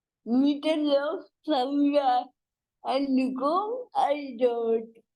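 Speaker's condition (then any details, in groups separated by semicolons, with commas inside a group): Cerebral palsy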